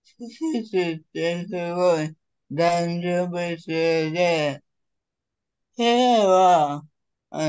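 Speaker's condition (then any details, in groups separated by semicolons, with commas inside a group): Cerebral palsy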